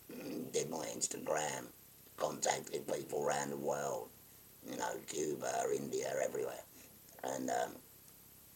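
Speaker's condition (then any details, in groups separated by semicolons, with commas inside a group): Total laryngectomy; head and neck chemoradiotherapy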